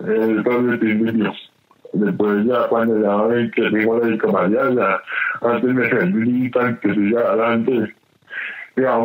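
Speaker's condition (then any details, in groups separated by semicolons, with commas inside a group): Cerebral palsy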